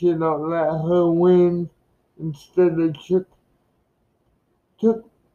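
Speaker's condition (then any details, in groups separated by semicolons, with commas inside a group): Cerebral palsy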